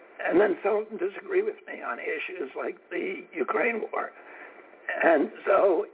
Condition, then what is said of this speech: Spasmodic dysphonia. His manner of speaking cannot help but get some attention.